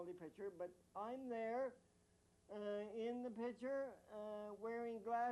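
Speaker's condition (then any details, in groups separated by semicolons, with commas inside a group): Mild cerebral palsy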